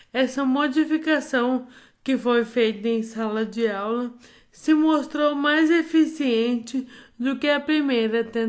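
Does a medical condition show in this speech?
Yes: amyotrophic lateral sclerosis.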